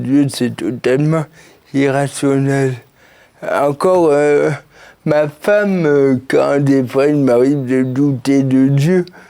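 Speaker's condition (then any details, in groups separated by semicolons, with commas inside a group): Cerebral palsy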